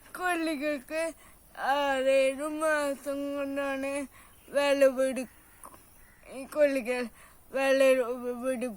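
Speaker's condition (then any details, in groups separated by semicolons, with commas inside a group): Cerebral palsy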